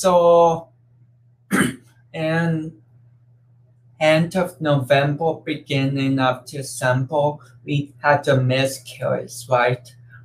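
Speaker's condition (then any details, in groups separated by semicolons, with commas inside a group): Cerebral palsy; affects speech and coordination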